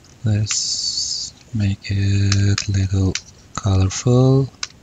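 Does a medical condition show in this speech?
No.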